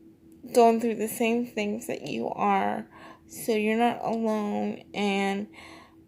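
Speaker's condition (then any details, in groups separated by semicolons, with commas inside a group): Cerebral palsy, triplegia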